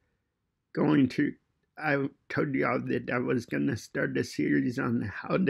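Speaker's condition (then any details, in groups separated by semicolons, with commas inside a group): Cerebral palsy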